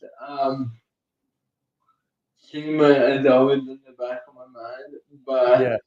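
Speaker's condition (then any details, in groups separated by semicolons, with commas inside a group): Cerebral palsy; uses one hand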